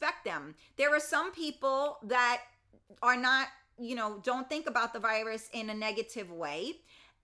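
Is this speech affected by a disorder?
No.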